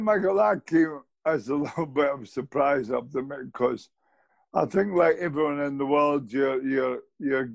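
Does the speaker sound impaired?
Yes: motor neurone disease; diagnosed at 46 after about 6 months, began with twitches and muscle wasting, no pain, no effective drug; nearly 4 years since diagnosis, needs help showering, feeding and dressing, still walks, gym, climbs stairs; still speaks, host calls speech eloquent.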